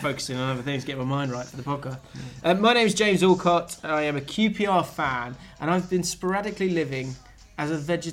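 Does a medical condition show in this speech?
No.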